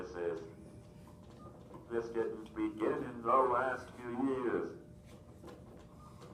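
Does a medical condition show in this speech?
Yes: cerebral palsy, athetoid.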